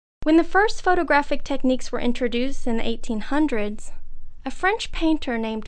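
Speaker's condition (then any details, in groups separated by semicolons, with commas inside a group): No condition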